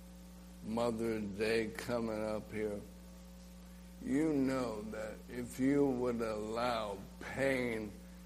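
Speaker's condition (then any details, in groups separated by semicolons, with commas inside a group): ALS; drops things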